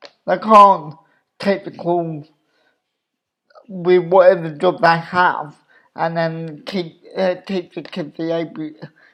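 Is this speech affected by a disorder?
Yes: cerebral palsy; obvious speech impediment.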